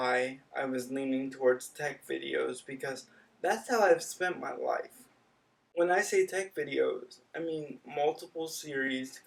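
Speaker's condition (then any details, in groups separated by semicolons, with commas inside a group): Cerebral palsy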